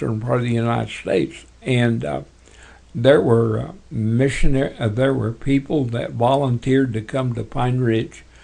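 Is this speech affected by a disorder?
Yes: Parkinson's; tremors as early symptom.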